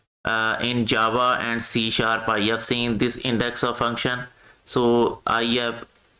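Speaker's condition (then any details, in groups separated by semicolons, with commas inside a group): No condition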